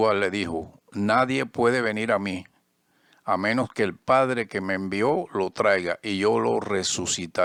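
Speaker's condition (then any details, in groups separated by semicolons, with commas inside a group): No condition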